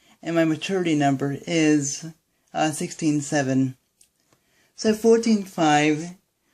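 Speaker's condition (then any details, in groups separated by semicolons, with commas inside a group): Cerebral palsy; speaks fast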